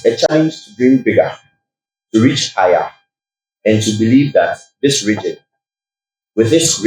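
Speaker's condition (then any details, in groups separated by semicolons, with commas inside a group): No condition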